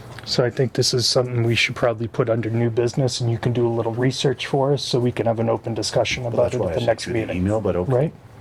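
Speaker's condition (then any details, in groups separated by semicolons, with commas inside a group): No condition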